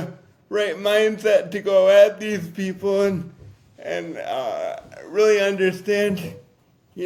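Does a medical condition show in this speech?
Yes: cerebral palsy; difficult to talk.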